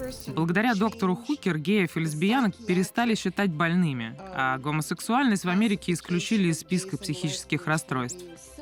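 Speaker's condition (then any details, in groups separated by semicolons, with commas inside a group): No condition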